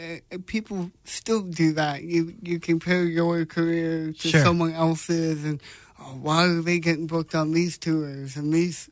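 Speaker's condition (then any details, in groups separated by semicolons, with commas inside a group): Cerebral palsy; congenital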